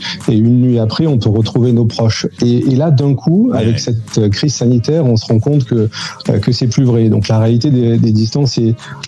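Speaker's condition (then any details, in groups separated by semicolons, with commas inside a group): No condition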